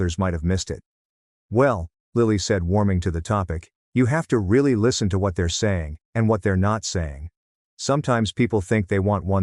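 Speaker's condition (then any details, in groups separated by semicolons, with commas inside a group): No condition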